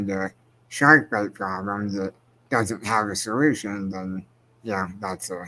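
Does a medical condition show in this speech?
Yes: spinal muscular atrophy.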